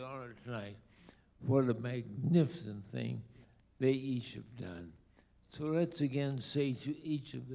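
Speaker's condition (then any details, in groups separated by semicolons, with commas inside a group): ALS; diagnosed about two years ago, late onset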